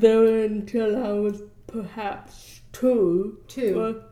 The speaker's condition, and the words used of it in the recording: Cerebral palsy. I also have cerebral palsy, and I think that has something to do with my motor control and my speech impediment.